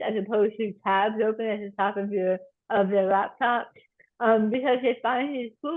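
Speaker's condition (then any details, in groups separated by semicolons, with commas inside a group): Tongue cancer surgery and reconstruction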